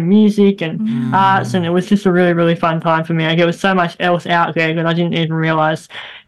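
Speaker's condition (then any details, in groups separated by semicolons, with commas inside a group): Bilateral cleft lip and palate; congenital, many operations from 3 months, hip bone graft into mouth, throat surgery, braces, low motor skills; speech greatly improved after years of speech therapy; childhood voice squeaky, very airy, nasal, speech hindered drama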